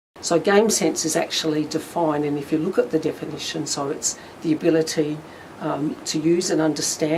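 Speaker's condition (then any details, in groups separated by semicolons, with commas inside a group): No condition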